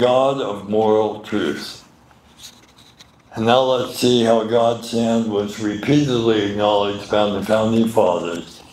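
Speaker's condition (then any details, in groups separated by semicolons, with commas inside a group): Medical condition affecting speech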